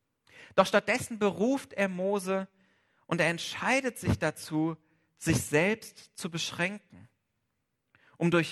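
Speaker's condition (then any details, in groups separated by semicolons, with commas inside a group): No condition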